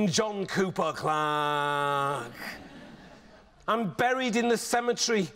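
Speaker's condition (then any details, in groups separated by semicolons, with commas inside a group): No condition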